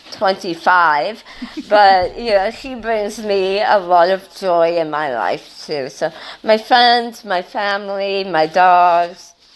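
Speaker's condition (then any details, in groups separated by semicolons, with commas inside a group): Hemiglossectomy for tongue cancer; stage 4 tongue carcinoma, hemiglossectomy, neck dissection, jaw and teeth replaced; radiation fibrosis, lymphedema, fibrosis medication; eating difficulty, avoids eating in public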